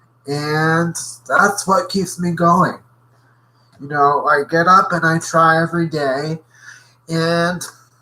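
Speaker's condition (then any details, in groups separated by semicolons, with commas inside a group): Cerebral palsy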